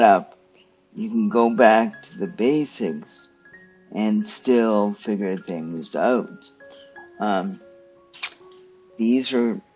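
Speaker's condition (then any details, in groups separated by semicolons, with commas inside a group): Cerebral palsy; stiff muscles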